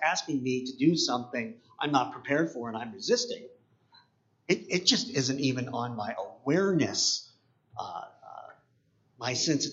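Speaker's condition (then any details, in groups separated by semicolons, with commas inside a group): Cleft palate; congenital cleft palate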